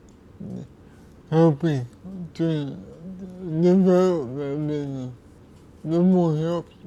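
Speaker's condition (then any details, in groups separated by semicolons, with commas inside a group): Cerebral palsy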